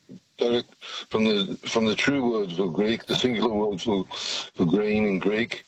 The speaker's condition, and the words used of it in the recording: Parkinson's disease. The Greek word from the periodic element praseodymium, which I always had a problem pronouncing, and I've got Parkinson's, so that's why I'm jittery,